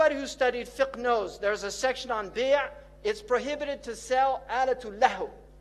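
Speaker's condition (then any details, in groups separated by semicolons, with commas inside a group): No condition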